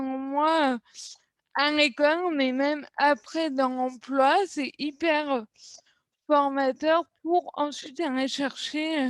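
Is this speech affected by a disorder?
Yes: cerebral palsy.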